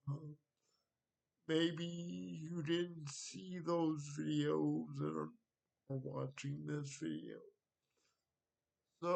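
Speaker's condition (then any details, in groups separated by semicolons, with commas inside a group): Cerebral palsy; wheelchair, needs transfer help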